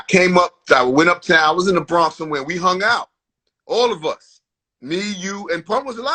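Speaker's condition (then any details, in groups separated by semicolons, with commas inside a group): No condition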